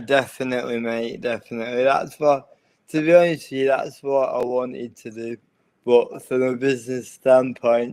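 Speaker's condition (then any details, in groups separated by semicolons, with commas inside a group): Cerebral palsy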